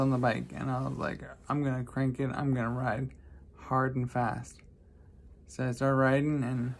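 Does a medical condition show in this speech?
Yes: traumatic brain injury.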